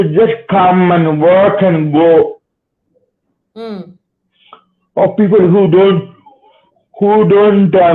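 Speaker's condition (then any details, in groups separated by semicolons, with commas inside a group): Cerebral palsy; spastic type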